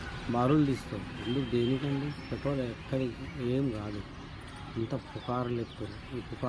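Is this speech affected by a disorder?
No.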